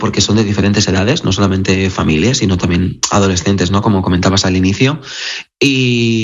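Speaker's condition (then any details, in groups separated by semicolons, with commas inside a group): No condition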